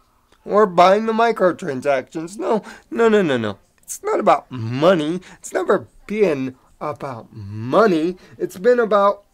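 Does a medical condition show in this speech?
Yes: cerebral palsy.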